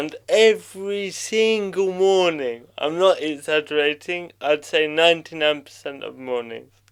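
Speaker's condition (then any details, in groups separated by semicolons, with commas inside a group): Cerebral palsy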